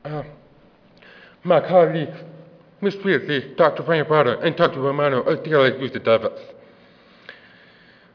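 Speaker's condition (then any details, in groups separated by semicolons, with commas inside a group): Deafness; works with interpreters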